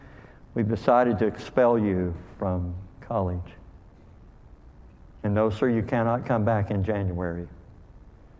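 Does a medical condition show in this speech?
Yes: cleft lip and palate; speech hard for others to understand in youth.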